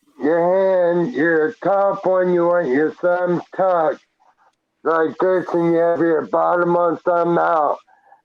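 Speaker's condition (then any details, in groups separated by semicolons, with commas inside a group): Traumatic brain injury; hit by car as pedestrian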